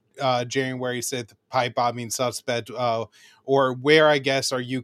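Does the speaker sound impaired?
No.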